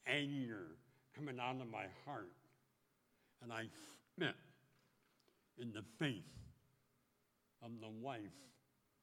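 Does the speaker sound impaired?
Yes: speech impediment; could not speak or chew in childhood.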